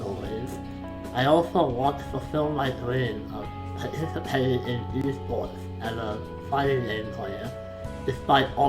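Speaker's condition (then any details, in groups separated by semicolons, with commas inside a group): Facial palsy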